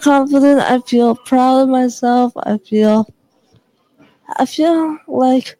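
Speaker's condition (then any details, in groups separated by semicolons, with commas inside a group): Cerebral palsy and dystonia; from birth, born 3 months premature, lack of oxygen to cerebellum, with dystonia causing muscle stiffness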